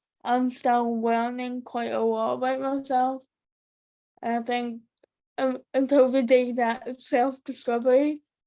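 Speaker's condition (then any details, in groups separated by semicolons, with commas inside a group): Cerebral palsy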